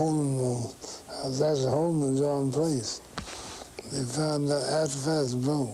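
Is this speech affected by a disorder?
Yes: Parkinson's syndrome; mild.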